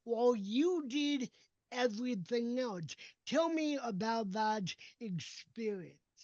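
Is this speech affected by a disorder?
Yes: cerebral palsy; uses walker and wheelchair.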